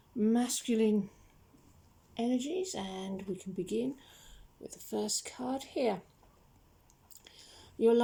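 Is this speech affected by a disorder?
No.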